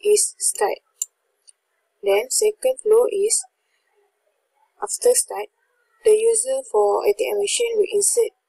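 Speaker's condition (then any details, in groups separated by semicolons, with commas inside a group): No condition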